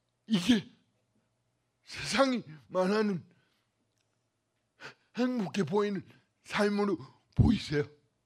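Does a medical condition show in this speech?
Yes: cerebral palsy; body and bones twisted.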